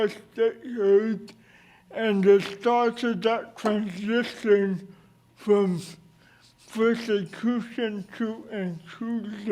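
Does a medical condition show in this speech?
Yes: cerebral palsy.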